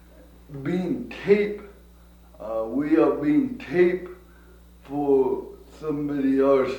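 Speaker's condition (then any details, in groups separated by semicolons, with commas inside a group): Cerebral palsy; from birth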